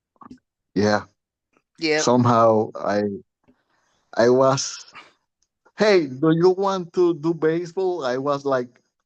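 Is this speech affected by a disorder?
Yes: cerebral palsy; since five months old.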